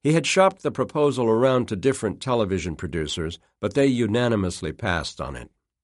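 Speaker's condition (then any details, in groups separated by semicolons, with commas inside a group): No condition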